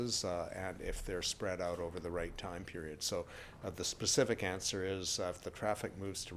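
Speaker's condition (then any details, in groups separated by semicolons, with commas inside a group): No condition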